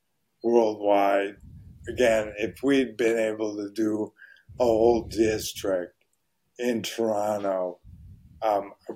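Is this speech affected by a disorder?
Yes: ALS; probably hereditary, father and uncle died of ALS; right hand not working; voice very hoarse.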